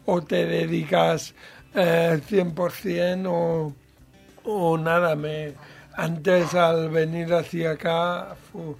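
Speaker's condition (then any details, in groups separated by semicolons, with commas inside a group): Cerebral palsy, mild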